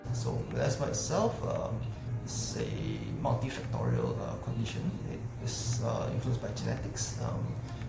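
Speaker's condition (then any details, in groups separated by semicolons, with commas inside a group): No condition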